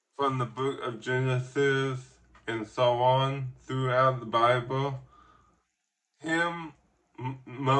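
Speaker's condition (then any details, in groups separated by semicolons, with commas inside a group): Ataxic cerebral palsy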